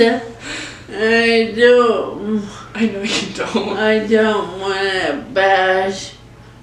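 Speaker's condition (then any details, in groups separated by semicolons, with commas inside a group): ALS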